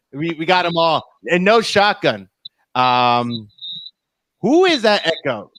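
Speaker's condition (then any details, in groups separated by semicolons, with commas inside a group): No condition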